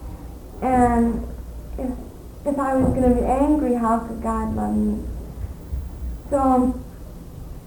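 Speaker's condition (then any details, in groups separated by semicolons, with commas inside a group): Cerebral palsy; non-progressive, plateau in abilities, walks without wheelchair, no formal physical therapy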